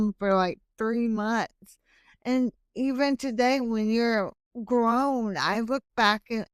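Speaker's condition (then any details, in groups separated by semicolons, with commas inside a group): Hemiplegic cerebral palsy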